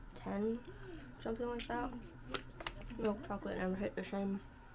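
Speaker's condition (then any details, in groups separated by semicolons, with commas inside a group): No condition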